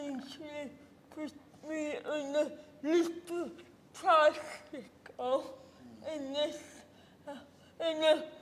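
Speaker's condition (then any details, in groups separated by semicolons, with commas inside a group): Cerebral palsy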